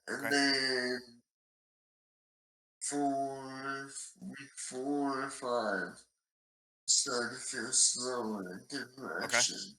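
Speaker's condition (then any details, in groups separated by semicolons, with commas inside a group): ALS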